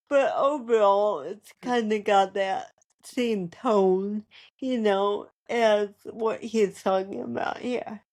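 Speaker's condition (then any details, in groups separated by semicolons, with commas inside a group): Cerebral palsy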